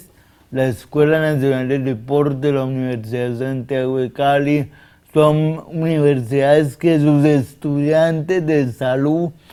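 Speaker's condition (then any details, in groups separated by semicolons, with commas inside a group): Cerebral palsy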